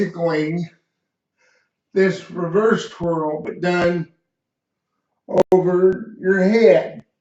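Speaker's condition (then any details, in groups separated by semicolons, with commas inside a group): Cerebral palsy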